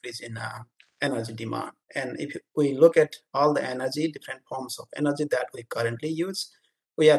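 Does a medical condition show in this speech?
No.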